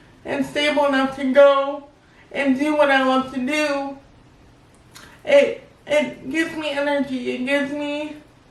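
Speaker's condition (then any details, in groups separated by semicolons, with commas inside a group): Cerebral palsy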